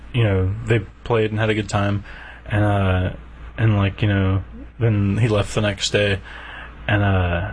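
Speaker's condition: No condition

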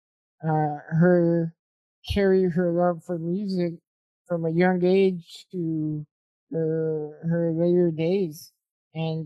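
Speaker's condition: Spinal muscular atrophy type 2; uses microphone as voice-driven beat pad instead of keyboard

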